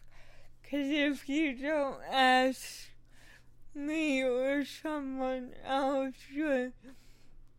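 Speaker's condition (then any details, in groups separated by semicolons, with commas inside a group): Cerebral palsy; speech therapy for pronunciation and breath support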